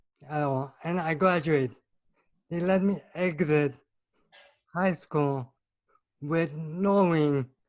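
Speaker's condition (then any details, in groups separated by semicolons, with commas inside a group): Cerebral palsy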